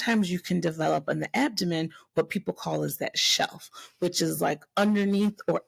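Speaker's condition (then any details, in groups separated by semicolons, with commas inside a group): No condition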